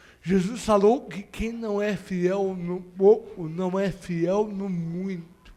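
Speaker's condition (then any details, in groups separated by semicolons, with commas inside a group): Cerebral palsy; no speech as child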